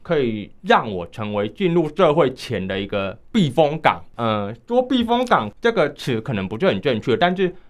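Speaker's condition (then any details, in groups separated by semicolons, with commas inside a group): Hearing impairment, high-frequency hearing loss, mild; misses teammates' calls without assistive device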